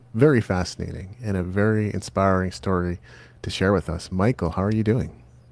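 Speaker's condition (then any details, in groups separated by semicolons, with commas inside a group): No condition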